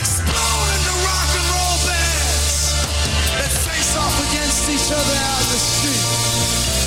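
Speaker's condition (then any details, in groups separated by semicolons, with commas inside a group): No condition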